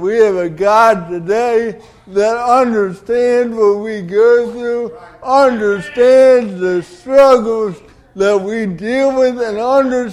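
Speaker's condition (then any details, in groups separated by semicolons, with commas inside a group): Cerebral palsy; delayed development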